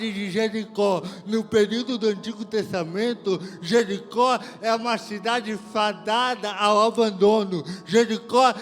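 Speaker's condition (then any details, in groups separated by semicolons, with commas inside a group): Cerebral palsy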